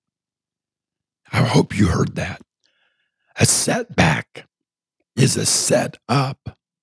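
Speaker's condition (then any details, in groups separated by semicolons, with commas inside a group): Partial laryngectomy from throat cancer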